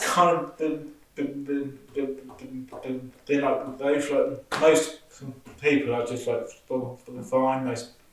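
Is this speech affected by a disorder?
Yes: stutter; stammer present since school years; difficulty saying things at work raising safety concerns, speech reportedly different when drunk; here repeated sounds, repeated words.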